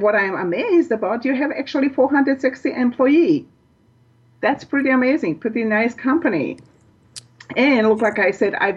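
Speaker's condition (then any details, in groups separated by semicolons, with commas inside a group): No condition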